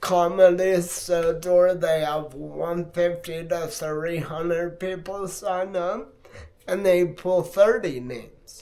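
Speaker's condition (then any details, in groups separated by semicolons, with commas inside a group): Multiple sclerosis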